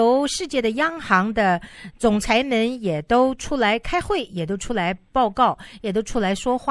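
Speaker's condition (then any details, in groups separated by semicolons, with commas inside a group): No condition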